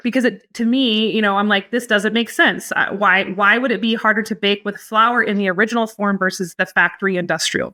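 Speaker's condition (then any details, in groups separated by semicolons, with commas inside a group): No condition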